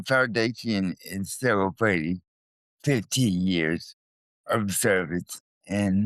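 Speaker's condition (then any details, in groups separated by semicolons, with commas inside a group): Cerebral palsy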